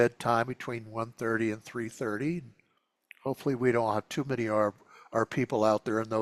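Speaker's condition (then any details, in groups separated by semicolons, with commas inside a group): No condition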